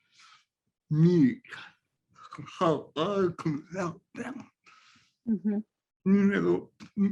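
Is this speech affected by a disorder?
Yes: vocal dystonia; spasmodic dysphonia, dystonia, also affects hand muscles; sudden onset, many years; voice breaks, spasms, throat tightness, hoarseness, hard to understand.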